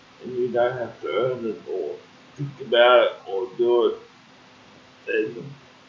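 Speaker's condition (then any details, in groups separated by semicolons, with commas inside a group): Cerebral palsy; uses wheelchair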